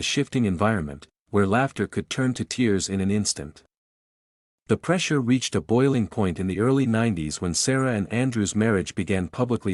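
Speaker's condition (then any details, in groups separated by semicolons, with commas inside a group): No condition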